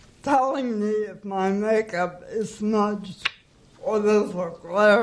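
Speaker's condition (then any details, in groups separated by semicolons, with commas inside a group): Cerebral palsy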